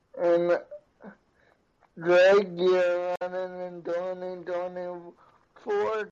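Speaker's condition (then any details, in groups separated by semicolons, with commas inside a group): Cerebral palsy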